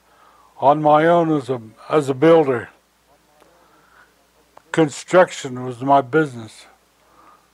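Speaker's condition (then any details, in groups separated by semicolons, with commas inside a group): Stroke; stroke at age 78, trembling hands, fell and broke hip, arterial aneurysm found on x-rays, surgery; slurred speech after stroke, hard time finding words, shaky voice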